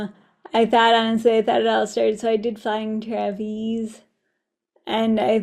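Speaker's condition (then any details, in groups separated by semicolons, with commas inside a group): ALS; nine years since diagnosis, pseudobulbar affect, fasciculations, foot drop, cramps, poor balance; slurred speech, increased saliva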